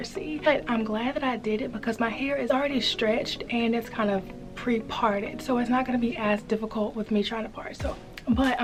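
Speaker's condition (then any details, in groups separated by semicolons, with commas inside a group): No condition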